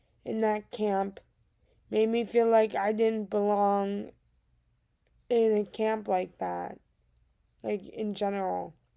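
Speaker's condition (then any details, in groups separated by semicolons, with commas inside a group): Cerebral palsy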